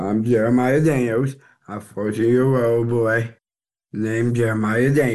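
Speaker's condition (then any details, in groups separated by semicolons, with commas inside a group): Down syndrome; congenital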